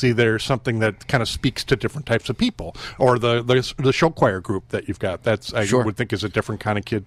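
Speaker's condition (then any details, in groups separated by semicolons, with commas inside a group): No condition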